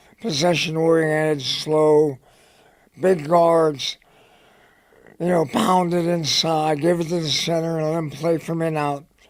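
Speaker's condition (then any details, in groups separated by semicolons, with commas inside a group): Head and neck cancer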